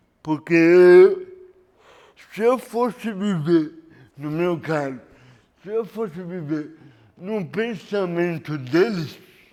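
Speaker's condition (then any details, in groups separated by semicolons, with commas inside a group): Cerebral palsy; lack of oxygen at birth, premature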